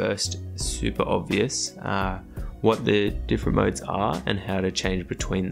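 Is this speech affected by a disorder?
No.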